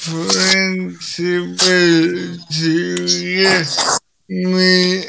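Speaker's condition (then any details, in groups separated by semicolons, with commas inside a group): Cerebral palsy; present from birth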